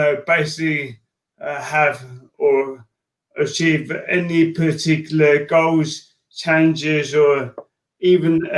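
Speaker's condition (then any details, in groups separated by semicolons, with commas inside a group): Motor neurone disease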